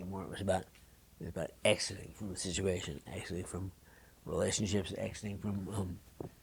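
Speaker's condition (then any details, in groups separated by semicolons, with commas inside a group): Parkinson's disease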